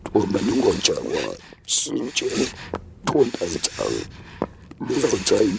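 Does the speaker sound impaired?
Yes: total laryngectomy for hypopharyngeal cancer; stage four hypopharyngeal cancer at about 45, open tracheal stoma, smoking since junior high; esophageal speech via air and water pressed to vibrate, learned at 中华民国无喉者复声协会, stoma under scarf; hoarseness from about 42, voiceless over two years post-surgery, 1.5 years of esophageal speech to say own name.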